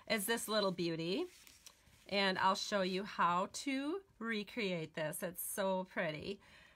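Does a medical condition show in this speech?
No.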